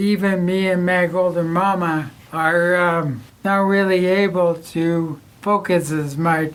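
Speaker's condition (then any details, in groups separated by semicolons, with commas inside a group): ALS; investigational therapies; voice gone, dysarthria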